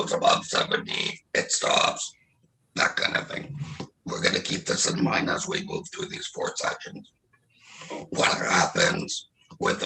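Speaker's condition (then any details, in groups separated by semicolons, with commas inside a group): Laryngectomy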